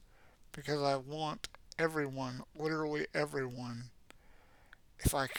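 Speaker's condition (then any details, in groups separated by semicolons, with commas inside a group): Cerebral palsy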